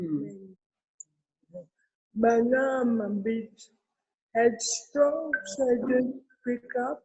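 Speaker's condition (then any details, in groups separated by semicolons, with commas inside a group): Cerebral palsy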